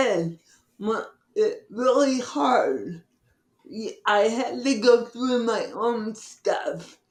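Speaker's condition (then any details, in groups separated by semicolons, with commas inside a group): Cerebral palsy; from birth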